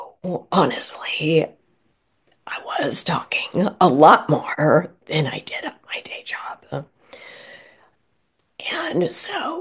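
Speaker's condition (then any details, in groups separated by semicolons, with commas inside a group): Spasmodic dysphonia; voice dried then lost, vowels hard, at worst inaudible, hard to talk and breathe, long whispering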